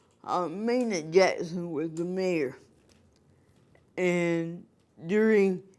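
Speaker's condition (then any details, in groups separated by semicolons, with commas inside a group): Cerebral palsy; from birth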